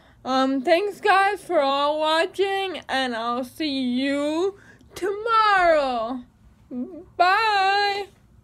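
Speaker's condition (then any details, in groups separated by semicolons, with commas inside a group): Cerebral palsy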